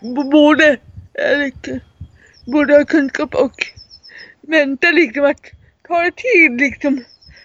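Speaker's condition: Cerebral palsy; severe, wheelchair user

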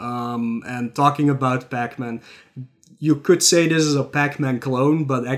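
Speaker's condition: No condition

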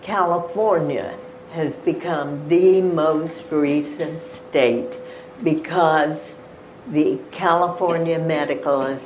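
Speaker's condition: Spasmodic dysphonia; diagnosed 1998 at Johns Hopkins within 1 hour

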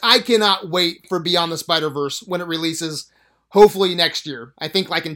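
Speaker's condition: No condition

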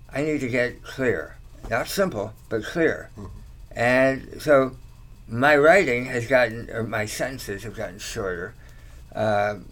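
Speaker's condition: Tongue cancer surgery; many years after treatment

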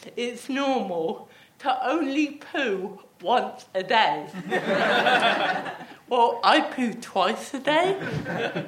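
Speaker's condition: Athetoid cerebral palsy; with myotonia and ataxia

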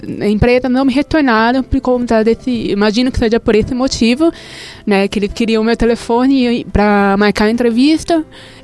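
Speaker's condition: Deafness, profound left, severe right; speech therapy almost whole life, cannot make phone calls

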